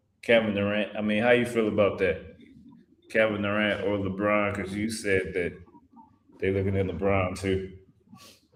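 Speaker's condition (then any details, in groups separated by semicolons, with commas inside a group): No condition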